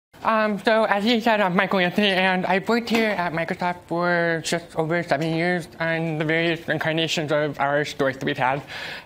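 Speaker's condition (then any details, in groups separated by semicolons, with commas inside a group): Deafness; uses American Sign Language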